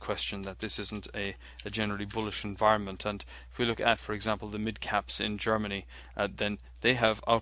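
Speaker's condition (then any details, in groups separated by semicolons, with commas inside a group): No condition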